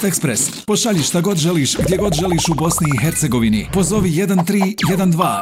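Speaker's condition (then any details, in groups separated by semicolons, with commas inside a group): No condition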